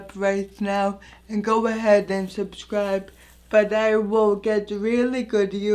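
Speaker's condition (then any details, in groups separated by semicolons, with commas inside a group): Anoxic brain injury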